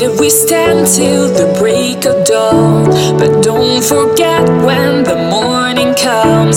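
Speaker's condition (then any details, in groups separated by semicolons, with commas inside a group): No condition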